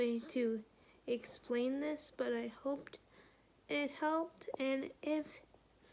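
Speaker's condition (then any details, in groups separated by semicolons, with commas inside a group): Cerebral palsy; brain not developed properly; has spasms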